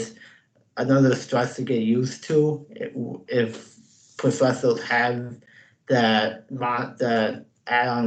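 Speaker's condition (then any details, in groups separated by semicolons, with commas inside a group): Cerebral palsy; severe difficulty writing and typing, relies on speaking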